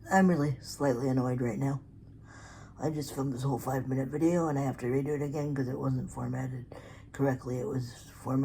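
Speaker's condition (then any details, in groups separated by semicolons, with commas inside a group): Cerebral palsy; articulate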